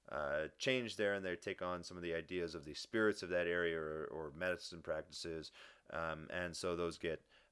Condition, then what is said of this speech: None; typical speech.